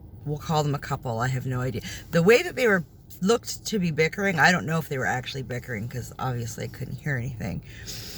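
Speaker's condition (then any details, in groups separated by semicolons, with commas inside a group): No condition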